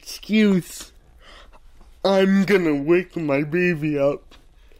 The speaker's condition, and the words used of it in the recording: Cerebral palsy. I think, I can only speak for me, because I can't do voices.